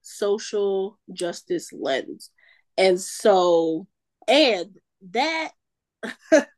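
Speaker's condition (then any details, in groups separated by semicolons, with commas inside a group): Stuttering; stutter since at least high school, caused shyness, quietness and shame then; stuttering not under own control; prolonged sounds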